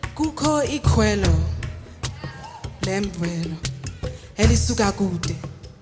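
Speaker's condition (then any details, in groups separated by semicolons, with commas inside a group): No condition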